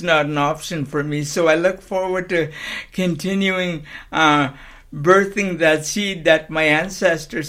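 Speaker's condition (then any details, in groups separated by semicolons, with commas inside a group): Cerebral palsy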